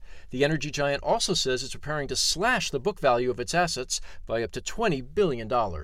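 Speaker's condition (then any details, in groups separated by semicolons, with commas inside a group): No condition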